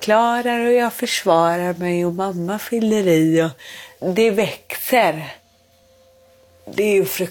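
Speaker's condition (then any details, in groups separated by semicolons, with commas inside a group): Cerebral palsy; born without heartbeat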